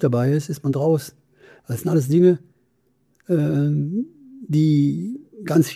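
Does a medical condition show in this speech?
Yes: Parkinson's disease; numbness right foot, glasses slipped from hand, deep brain stimulation: two brainstem electrodes, pacemaker in chest; speech therapy, nine weekly exercise sessions incl. therapeutic boxing, Ping-Pong Parkinson, DBS largely replacing medication; speech therapy trains facial muscles against freezing face and speech against decline, going well.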